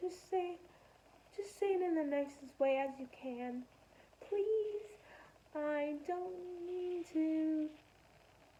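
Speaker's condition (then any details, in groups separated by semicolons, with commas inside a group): Spastic quadriplegic cerebral palsy; able to talk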